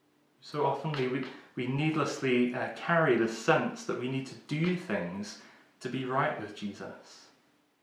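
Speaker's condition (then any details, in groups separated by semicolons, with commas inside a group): No condition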